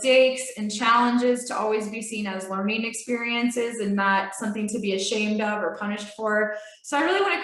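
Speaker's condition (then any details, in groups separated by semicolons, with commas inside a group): No condition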